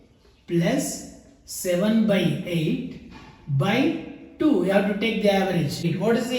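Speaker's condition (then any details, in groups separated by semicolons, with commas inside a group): No condition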